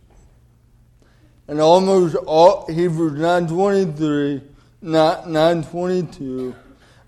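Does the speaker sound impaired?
Yes: cerebral palsy; delayed development.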